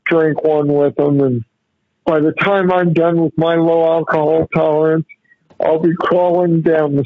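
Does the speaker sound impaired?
Yes: cerebral palsy; constant staggering walk.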